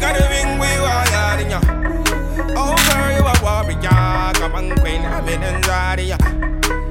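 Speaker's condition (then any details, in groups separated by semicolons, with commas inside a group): No condition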